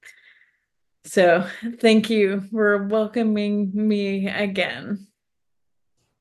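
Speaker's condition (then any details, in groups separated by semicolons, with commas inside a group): ALS; specialist-confirmed diagnosis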